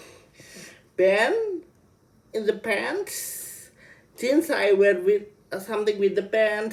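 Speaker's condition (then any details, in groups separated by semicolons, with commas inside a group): Cerebral palsy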